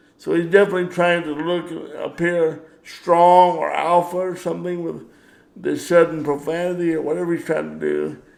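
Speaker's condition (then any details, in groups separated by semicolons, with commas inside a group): Cerebral palsy; power wheelchair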